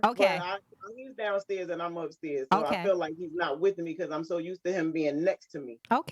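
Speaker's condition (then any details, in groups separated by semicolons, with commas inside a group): No condition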